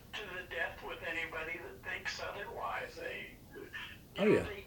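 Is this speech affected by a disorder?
Yes: Parkinson's disease; deep brain stimulation both sides.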